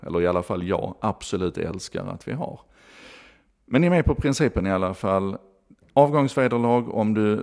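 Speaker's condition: No condition

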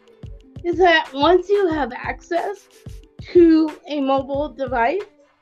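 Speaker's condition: Cerebral palsy; quadriplegic

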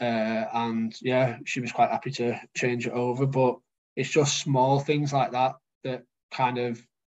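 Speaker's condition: Stammer; covert stammer since childhood, possible genetic link via cousin with stammer, worsened by negative reinforcement; recently completed McGuire Program, control pretty good, uses block release and costal breathing; blocks with lips shut, tension on end sounds, falls apart on certain words and sounds, surname hard; blocks

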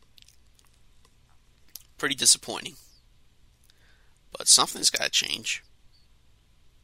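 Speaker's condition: No condition

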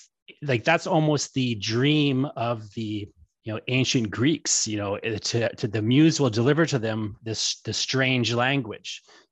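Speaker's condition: No condition

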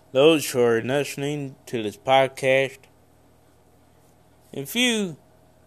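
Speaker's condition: Cerebral palsy; no known medical cause

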